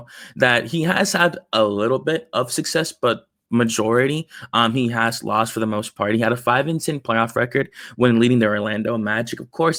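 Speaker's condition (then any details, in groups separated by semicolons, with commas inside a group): No condition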